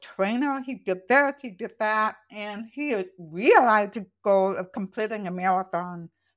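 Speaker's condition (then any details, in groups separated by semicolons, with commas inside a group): Profoundly deaf, congenital; born profoundly deaf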